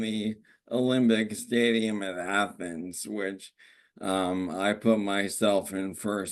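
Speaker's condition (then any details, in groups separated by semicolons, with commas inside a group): ALS; normal a year ago, no longer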